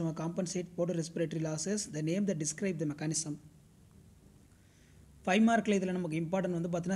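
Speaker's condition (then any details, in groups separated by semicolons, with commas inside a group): No condition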